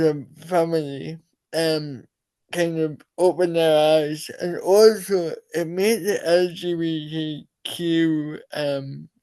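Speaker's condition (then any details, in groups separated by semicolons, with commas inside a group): Cerebral palsy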